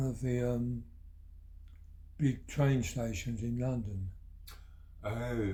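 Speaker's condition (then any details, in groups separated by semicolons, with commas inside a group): Parkinson's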